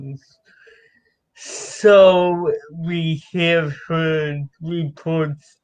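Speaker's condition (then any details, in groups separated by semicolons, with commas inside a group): Cerebral palsy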